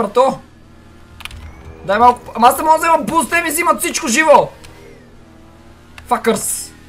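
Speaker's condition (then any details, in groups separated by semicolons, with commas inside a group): No condition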